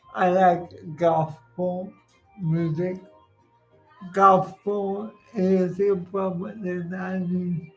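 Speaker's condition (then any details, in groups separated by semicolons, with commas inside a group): Cerebral palsy; uses wheelchair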